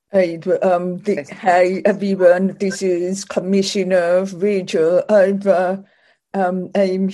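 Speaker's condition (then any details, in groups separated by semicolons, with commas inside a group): Deafness; speaks for self, also uses sign language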